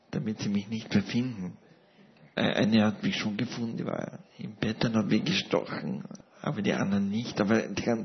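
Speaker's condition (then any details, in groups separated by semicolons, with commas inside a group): Paralysis with ventilator dependence; ventilator since 2006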